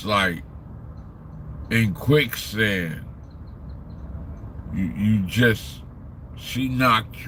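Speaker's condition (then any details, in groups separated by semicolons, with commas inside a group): Slurred speech; still slurs words occasionally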